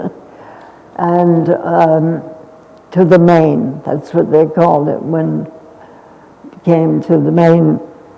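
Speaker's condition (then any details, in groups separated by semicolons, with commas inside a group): Essential tremor; more than half of life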